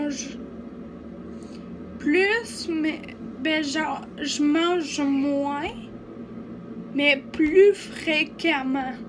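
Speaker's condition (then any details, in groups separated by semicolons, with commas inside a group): Ataxia; degenerative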